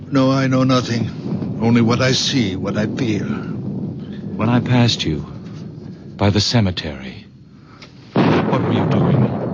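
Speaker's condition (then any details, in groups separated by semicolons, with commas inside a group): No condition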